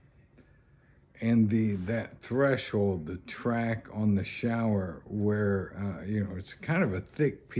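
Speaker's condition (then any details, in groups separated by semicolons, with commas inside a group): ALS; needed breathing help during near-shock episode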